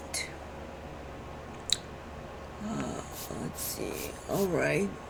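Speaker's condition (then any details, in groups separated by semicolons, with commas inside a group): Cerebral palsy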